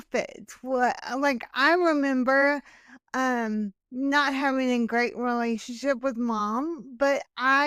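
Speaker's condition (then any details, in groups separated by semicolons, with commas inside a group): Cerebral palsy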